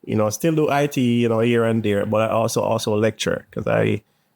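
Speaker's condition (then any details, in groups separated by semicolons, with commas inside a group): No condition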